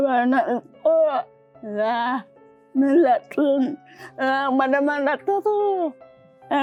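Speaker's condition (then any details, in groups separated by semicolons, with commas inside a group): Cerebral palsy; from birth, premature, physical limitations; communicates smoothly in conversation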